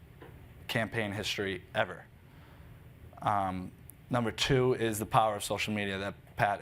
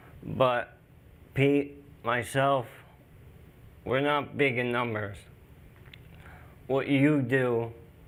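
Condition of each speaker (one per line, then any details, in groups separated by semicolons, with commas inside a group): No condition
ALS; young onset; about two years since diagnosis, slow progression, gradually weaker; still able to speak, dry mouth while speaking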